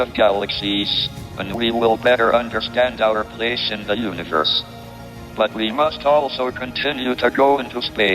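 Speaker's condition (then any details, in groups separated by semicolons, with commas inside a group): ALS, speech-generating device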